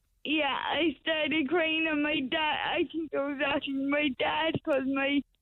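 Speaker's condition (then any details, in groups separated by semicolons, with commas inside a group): Cerebral palsy; wheelchair user, scoliosis, spinal surgery; recovering from spinal surgery, still in wheelchair; severe breathing difficulty before surgery, sometimes hospitalized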